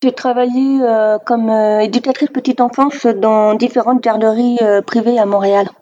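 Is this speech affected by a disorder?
Yes: deafness, severe; deaf since childhood, diagnosed age four, hearing aids since four, from extreme prematurity, neonatal resuscitation; oralist, uses some sign language.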